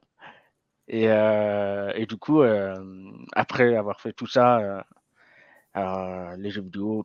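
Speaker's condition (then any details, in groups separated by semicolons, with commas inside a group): Hearing impairment from birth, congenital; learned to speak at age 4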